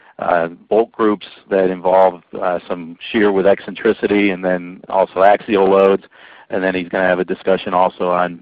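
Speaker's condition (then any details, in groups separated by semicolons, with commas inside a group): No condition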